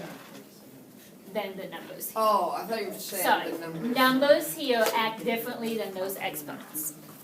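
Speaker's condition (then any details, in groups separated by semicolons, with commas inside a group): No condition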